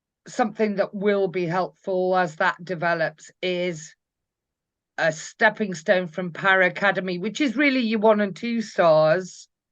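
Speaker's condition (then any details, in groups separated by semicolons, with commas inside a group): No condition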